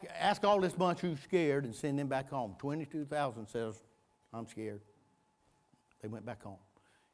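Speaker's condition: No condition

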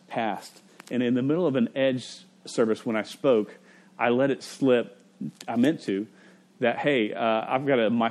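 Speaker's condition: Stutter; stutter since age five, persisting through adulthood; stutters while giving a talk to parents; at times blocks and cannot say own name; repeated sounds, prolonged sounds

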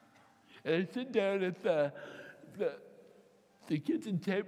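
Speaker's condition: Cerebral palsy; mild cerebral palsy from birth, hand tremor, typewriter for writing, torsional dystonia from eighth grade; can't speak right, voice hard to understand, must preface phone calls with strangers

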